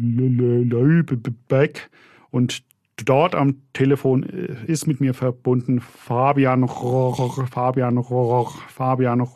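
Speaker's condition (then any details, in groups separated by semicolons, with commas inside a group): Stuttering; fairly strong stuttering symptoms; block occurs during introduction after about 20 seconds; blocks while speaking, fluent at first; repeated sounds, prolonged sounds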